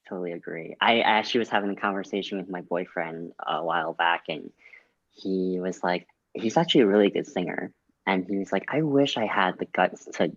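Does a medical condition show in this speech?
Yes: cleft lip and palate.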